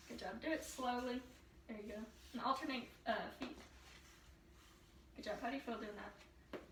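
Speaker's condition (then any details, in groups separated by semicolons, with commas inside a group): No condition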